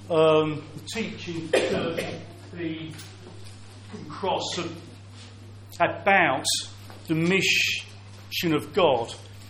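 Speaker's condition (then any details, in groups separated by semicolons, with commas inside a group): Stammer; audible stammer; prolonged sounds, blocks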